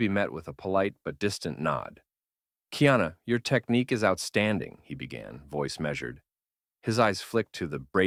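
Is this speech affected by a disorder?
No.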